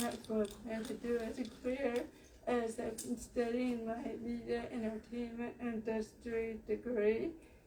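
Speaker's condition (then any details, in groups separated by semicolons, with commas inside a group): Cerebral palsy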